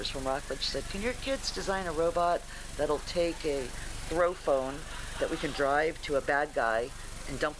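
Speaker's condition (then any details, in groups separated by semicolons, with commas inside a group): No condition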